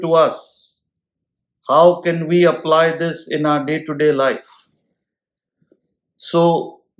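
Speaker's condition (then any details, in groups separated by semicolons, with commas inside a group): No condition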